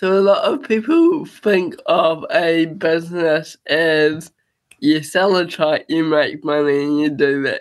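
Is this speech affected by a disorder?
Yes: cerebral palsy; rides trike since age 5 for mobility and independence.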